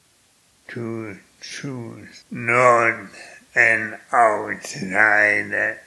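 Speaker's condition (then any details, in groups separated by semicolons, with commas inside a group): Primary lateral sclerosis; motor neuron disease, neurologist gave 2 to 5 years, later found primary lateral sclerosis, legs then arms, hands, face, voice; about 12 years since diagnosis, worsening, less mobile, swallowing expected to fail; profoundly affected, speaks with effort, hard to follow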